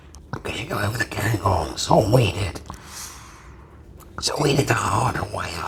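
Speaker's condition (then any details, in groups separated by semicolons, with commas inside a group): Laryngectomy; permanent tracheostomy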